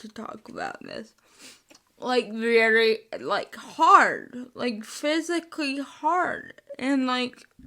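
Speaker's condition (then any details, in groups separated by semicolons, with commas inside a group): Spastic cerebral palsy, mixed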